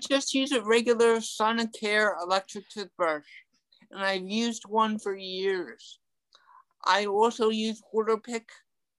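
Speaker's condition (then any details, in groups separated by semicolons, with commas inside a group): Ataxic cerebral palsy, mild; talking affected, tongue affected a little, frequent stuttering in past, improved with speech therapy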